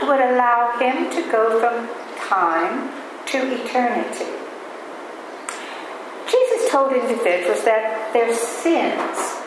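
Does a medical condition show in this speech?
No.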